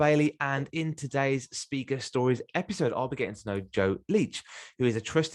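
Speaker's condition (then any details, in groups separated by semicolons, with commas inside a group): No condition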